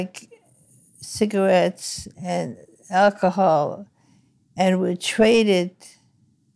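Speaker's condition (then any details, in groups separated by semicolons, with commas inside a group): Parkinson's disease; about 5-6 years since onset; word-finding difficulty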